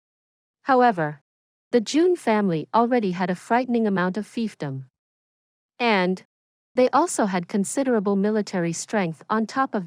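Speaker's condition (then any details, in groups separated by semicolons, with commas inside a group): No condition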